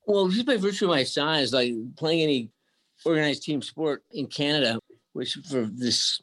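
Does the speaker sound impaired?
Yes: early-onset Parkinson's disease; diagnosed age 29, first signs twitching pinky, sore shoulder, spinal cord tumor surgery, weakened legs, trunk; about 30 years since diagnosis, progressing, spasticity, uncontrolled movements when over-medicated, walking difficult; can be halting, words come faster than can be spoken, now fairly clear and robust.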